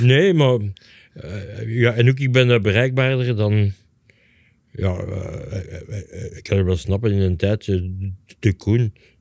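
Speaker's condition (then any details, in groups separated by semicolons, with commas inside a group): Stuttering; stutter since youth, returned after electric shock from stripping live cable, resuscitated, large part of tongue missing; publicly known, occasionally a hindrance, tongue loss causing few complaints, reading aloud stopped at entrance exam; repeated sounds, prolonged sounds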